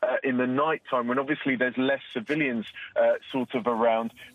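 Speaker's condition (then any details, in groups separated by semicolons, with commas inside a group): No condition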